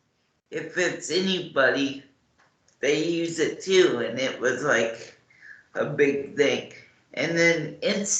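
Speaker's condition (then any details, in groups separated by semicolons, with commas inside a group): Cerebral palsy; morning medication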